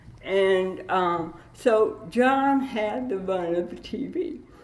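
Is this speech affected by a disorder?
Yes: cerebral palsy with dystonia.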